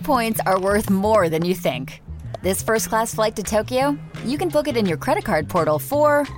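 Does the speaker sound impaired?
No.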